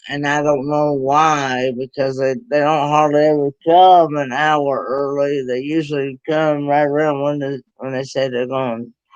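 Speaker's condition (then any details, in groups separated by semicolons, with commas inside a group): Cerebral palsy; present since birth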